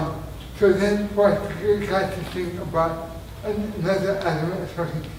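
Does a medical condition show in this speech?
Yes: traumatic brain injury; near-fatal injury.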